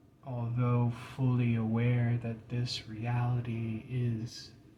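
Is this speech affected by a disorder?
No.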